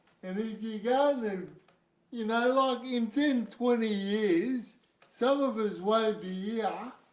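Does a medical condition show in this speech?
Yes: cerebral palsy.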